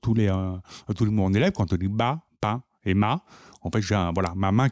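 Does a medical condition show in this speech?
Yes: profound deafness from birth, congenital.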